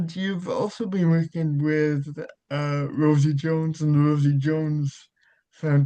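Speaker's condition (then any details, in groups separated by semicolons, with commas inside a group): Cerebral palsy; childhood surgery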